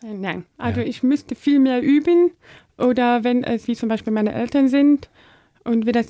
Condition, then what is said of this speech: Deafness. Und dadurch, dass wir halt auch Schwierigkeiten haben, mit den Hörenden zu kommunizieren, weil nicht alle können jetzt so gut reden wie ich.